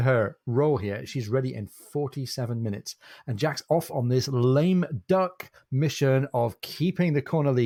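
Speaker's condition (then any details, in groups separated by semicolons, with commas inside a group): No condition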